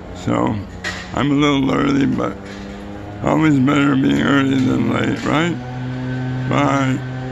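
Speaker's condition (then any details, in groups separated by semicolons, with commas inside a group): Oral cancer; base of tongue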